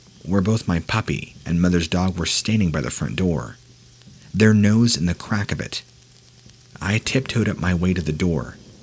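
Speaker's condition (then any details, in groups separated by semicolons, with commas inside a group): No condition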